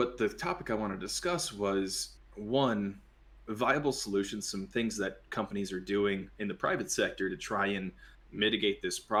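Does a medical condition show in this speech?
No.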